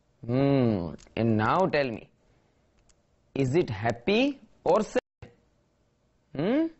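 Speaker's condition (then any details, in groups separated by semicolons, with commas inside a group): No condition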